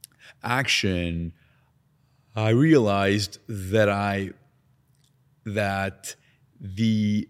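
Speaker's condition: Stutter; lifelong severe stutter, resulting severe social anxiety, public speaking and meditation against fear since 5 years; still stutters, states stutter openly to listeners; severe speech impediment lifelong, avoided speaking growing up in Lebanon, chose silence against negative reactions; repeated words, blocks

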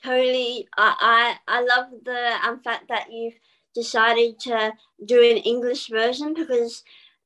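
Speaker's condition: Bilateral cleft lip and palate

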